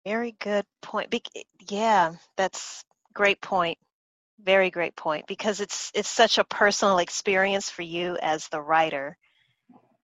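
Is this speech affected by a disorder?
No.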